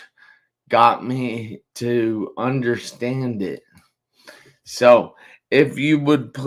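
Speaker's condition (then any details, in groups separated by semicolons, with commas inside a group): Traumatic brain injury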